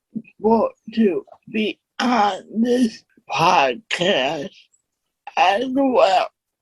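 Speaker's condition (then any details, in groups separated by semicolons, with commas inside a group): Cerebral palsy; slight speech impediment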